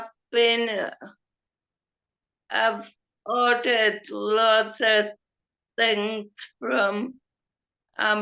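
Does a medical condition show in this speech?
Yes: cerebral palsy; affects speech and mobility.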